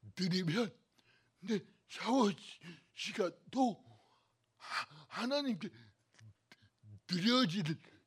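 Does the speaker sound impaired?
Yes: cerebral palsy; bent body.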